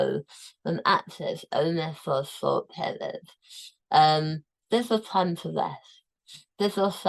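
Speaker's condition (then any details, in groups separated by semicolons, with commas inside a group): Tongue cancer, tongue removed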